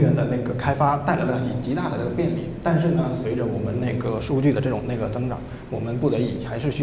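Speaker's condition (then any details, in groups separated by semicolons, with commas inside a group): No condition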